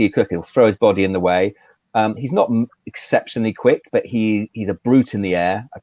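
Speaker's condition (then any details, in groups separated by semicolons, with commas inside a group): No condition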